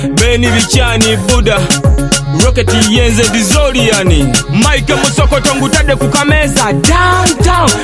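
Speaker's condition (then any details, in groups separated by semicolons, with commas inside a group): No condition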